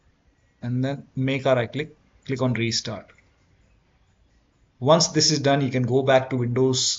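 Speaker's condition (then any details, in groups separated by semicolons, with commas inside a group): No condition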